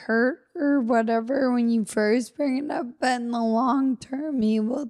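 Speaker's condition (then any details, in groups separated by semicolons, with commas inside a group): Friedreich's ataxia; wheelchair user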